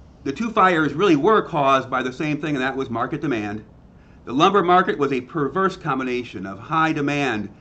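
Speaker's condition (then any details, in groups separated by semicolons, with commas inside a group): No condition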